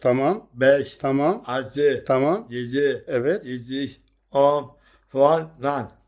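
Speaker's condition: Down syndrome; hard to understand for strangers, host understands part, acquaintances more, family fully

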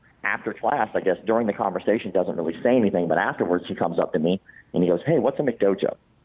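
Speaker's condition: Cleft palate; congenital

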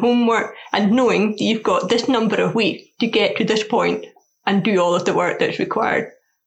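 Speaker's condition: Deafness; struggles hearing loudspeakers

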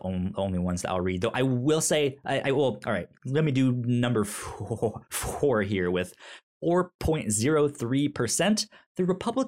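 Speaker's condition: Stutter; stutter when talking; repeated sounds, prolonged sounds, blocks

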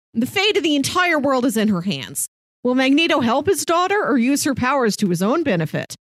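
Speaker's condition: No condition

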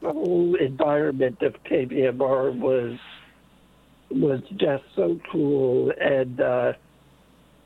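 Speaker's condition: Late-onset Pompe disease; over 250 infusions

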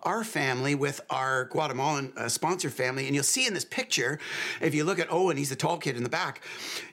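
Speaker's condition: No condition

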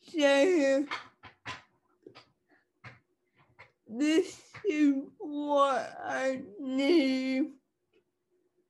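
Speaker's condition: Cerebral palsy; people less willing to listen to own talking voice

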